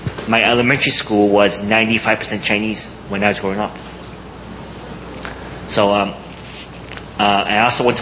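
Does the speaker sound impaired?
Yes: cleft palate; congenital cleft palate, present from birth, care covered by garment union insurance.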